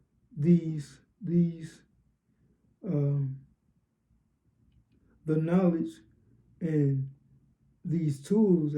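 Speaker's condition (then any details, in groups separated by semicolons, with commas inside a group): Cerebral palsy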